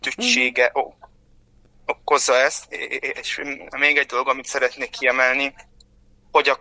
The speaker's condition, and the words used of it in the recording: Stuttering. És még egy dolog, amit szeretnék kiemelni, hogy azok az emberekkel, akiket jól ismerek, sokszor még többet is dadogok